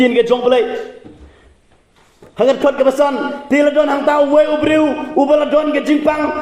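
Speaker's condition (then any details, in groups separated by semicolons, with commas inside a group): No condition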